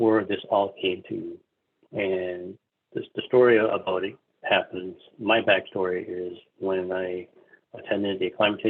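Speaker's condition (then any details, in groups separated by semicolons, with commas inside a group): No condition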